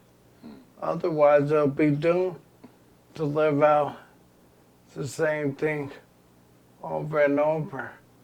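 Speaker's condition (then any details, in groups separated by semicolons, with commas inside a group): ALS; progressive terminal illness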